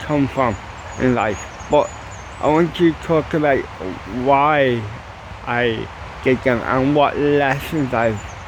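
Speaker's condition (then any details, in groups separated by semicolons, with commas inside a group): Cerebral palsy; mild, ataxic type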